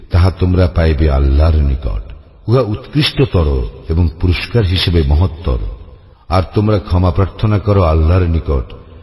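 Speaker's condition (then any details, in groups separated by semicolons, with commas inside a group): No condition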